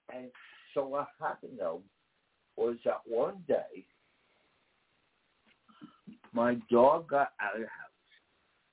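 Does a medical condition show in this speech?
Yes: damaged vocal cord; traumatic brain injury from house fire, uncontrollable hand movement, writing problems; about 40 years since injury; speech impairment noted by host, may talk too fast.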